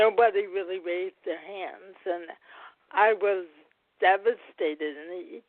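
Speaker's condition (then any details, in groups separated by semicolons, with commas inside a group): Cerebral palsy; speech disability, had speech therapy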